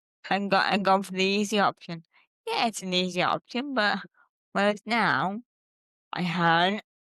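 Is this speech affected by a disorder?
Yes: cerebral palsy.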